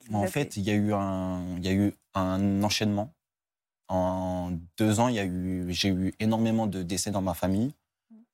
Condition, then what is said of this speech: Stuttering. Il y a, il y a il y a des périodes où je vais plus bégayer que d'autres.